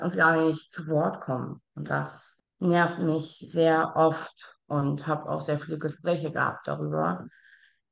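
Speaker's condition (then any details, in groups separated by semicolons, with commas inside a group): Down syndrome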